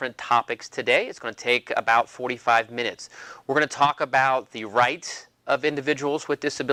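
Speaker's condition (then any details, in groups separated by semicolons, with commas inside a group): No condition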